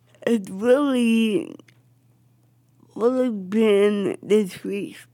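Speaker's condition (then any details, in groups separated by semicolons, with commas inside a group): Cerebral palsy; uses a wheelchair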